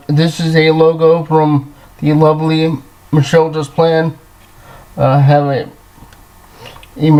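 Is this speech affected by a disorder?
Yes: cerebral palsy, spastic diplegia.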